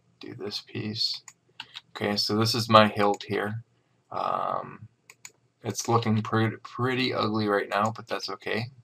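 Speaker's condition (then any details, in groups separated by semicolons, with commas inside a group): No condition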